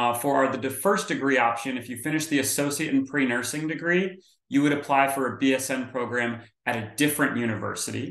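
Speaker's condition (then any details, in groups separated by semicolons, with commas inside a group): No condition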